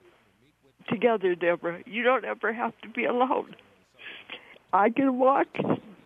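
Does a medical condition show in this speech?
Yes: cerebral palsy; cerebral palsy from birth, born premature at six months, kept in incubator; cannot walk, needs help in almost every way.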